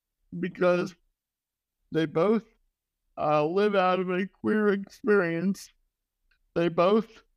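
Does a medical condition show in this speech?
Yes: cerebral palsy.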